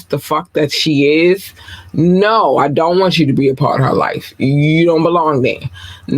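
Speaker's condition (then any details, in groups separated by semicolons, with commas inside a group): No condition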